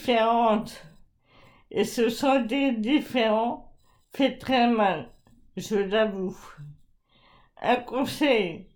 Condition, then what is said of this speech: ALS (motor neuron disease). Parlons-en de cette voix qui se détériore petit à petit.